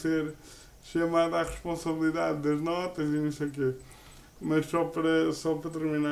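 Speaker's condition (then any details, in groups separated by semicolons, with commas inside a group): Cerebral palsy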